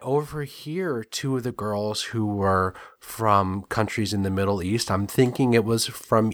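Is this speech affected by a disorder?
No.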